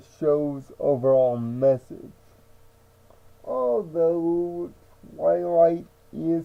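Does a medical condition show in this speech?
Yes: cerebral palsy.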